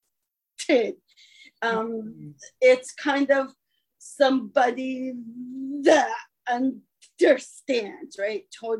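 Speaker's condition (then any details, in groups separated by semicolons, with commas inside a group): Stuttering; attended a speech course; blocks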